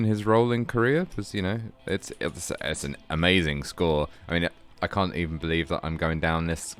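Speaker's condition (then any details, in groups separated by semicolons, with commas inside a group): No condition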